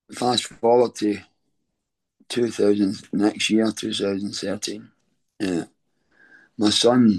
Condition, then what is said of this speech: Throat cancer. That's why I talk like this.